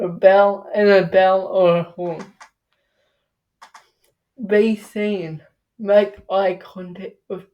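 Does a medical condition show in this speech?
Yes: cerebral palsy.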